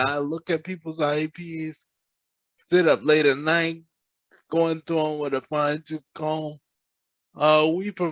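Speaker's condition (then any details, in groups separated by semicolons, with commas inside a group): Cerebral palsy; present from birth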